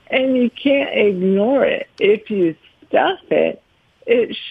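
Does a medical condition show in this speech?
Yes: ALS; diagnosed at 47, first signs running into walls, cannot use arms, legs or hands; about 7 years since diagnosis, slow progressor, types with eyes on computers; tongue affected, speaks more slowly than before, worried about voice but held up over 15 minutes.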